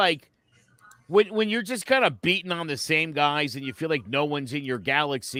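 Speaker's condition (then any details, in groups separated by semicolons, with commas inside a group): No condition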